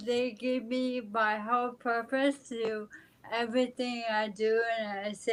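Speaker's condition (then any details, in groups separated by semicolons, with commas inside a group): ALS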